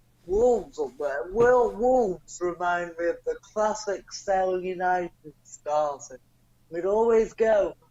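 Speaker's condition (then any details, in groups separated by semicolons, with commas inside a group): Cerebral palsy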